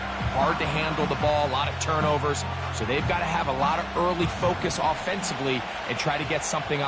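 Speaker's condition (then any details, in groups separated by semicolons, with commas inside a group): No condition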